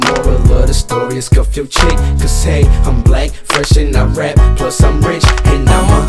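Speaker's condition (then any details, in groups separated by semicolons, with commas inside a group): No condition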